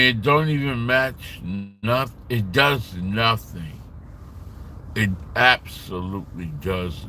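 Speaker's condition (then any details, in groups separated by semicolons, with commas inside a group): Slurred speech; still slurs words occasionally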